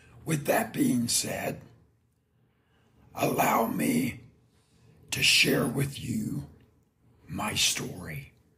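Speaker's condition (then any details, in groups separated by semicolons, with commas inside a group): Throat cancer; tracheostomy tube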